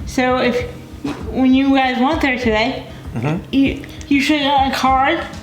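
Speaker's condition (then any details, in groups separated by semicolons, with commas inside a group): Cerebral palsy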